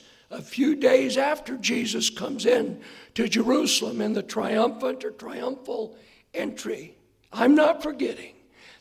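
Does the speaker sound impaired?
Yes: hoarseness after vocal cord surgery; earlier doctor attributed voice problem to aging, sought second opinion; post-surgery check few days ago, surgeon says vocal cords look much better, straight lines; hard for listeners to hear, not smooth.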